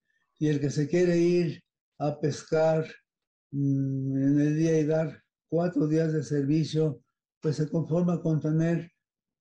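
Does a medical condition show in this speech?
Yes: Parkinson's disease; onset 12 to almost 13 years ago, age 93, dopamine pills, affects smell, taste, balance, body rigidity.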